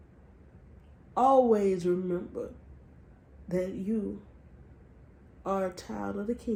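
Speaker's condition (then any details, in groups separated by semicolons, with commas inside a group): Cerebral palsy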